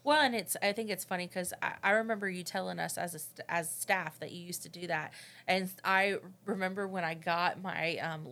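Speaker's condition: No condition

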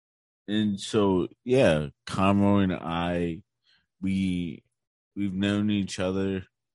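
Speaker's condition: Cerebral palsy; right side weaker than left

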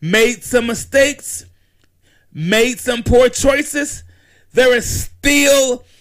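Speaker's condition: No condition

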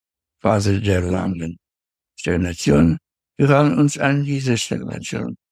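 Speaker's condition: Parkinson's disease; forgets words mid-sentence

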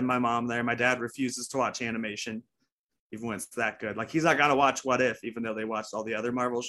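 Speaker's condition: No condition

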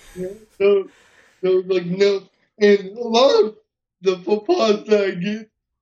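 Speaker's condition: Cerebral palsy; uses wheelchair, hearing intact

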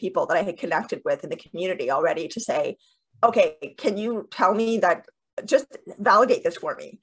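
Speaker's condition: Deafness with cochlear implants

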